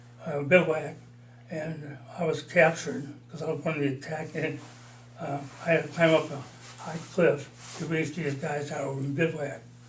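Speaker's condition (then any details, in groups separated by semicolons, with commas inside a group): Parkinson's disease, mild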